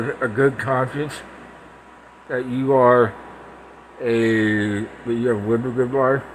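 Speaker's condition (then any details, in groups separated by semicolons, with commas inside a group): Parkinson's; speech impediment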